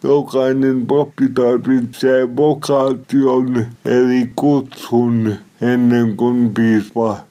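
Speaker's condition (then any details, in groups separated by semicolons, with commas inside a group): Cerebral palsy; somewhat unclear, self-described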